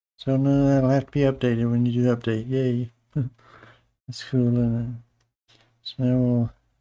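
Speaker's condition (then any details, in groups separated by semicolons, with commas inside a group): Parkinson's disease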